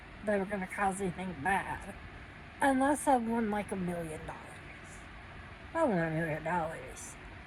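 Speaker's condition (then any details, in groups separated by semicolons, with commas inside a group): Cerebral palsy; needs crutches to walk, no teeth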